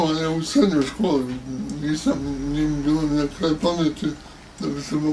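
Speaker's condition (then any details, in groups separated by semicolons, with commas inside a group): Cerebral palsy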